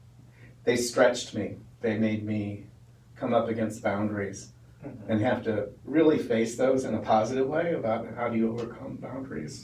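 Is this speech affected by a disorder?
No.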